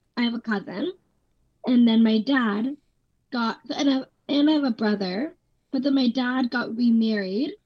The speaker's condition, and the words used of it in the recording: Down syndrome. So if people don't know me, I'm a big talker.